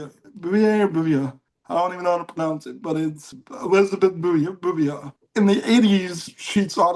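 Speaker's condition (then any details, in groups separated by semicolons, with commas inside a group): Cerebral palsy; mild case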